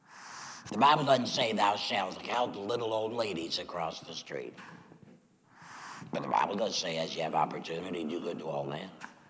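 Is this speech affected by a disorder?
Yes: laryngectomy; chemo and radiation.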